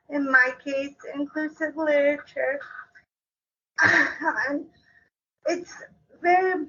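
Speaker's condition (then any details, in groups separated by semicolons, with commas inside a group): Cerebral palsy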